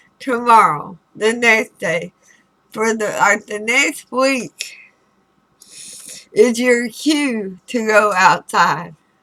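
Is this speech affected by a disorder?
Yes: throat cancer radiation damage.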